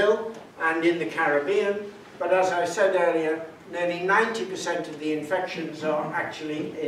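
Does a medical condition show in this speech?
No.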